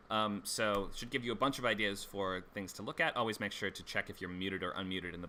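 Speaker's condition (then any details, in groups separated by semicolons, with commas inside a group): No condition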